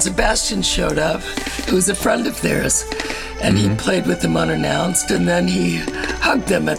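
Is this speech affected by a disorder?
Yes: paralyzed vocal cord; vocal cord paralysis caused by surgeon's botched operation, former singer, lost singing voice; voice sounds like in an echo chamber, may sound as if needing cough drop.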